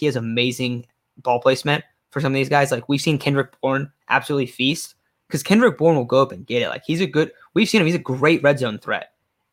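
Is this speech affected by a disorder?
No.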